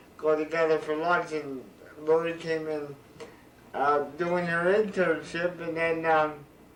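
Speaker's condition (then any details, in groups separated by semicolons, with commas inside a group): Cerebral palsy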